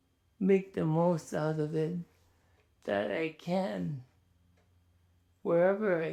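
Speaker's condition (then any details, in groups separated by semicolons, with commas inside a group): ALS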